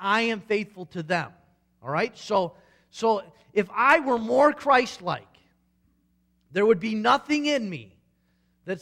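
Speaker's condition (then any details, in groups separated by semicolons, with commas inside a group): No condition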